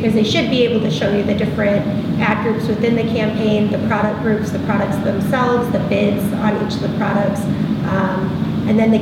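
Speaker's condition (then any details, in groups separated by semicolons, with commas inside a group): No condition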